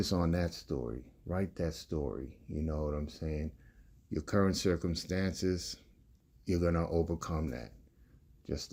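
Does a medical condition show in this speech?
No.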